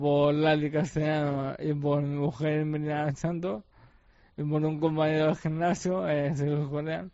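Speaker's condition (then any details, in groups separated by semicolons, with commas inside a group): ALS; facial and mouth muscles affected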